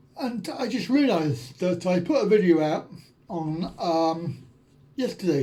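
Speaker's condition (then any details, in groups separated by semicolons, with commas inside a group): Cerebral palsy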